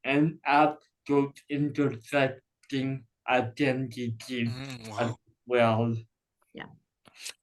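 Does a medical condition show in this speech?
Yes: cerebral palsy.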